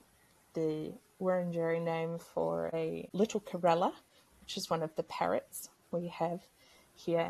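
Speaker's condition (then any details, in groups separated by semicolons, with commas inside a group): No condition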